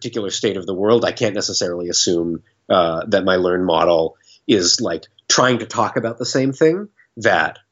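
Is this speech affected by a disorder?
No.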